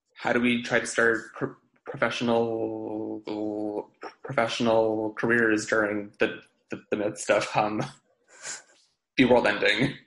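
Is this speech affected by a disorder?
Yes: stutter; years of speech therapy; therapy goal struggle-free rather than stutter-free speech, less physical tension; sound and syllable repetitions, blocks with physical tension, frequent fillers like uh; here repeated sounds, repeated words.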